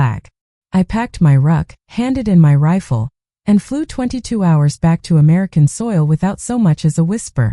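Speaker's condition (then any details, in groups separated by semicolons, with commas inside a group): No condition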